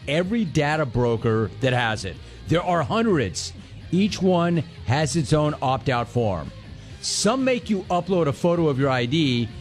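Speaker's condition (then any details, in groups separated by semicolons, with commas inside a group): No condition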